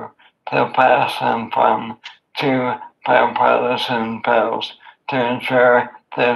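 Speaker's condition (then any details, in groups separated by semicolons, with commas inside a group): ALS; voice and hands affected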